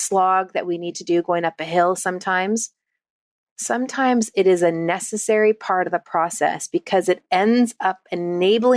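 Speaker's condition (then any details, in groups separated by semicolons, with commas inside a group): No condition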